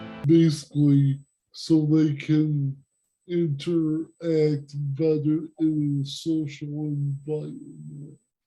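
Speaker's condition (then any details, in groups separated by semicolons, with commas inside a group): Cerebral palsy; present from birth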